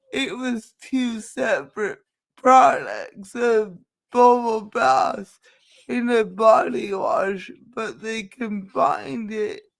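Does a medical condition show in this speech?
Yes: cerebral palsy.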